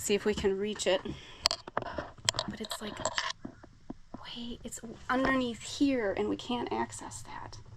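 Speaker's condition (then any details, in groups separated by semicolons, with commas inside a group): No condition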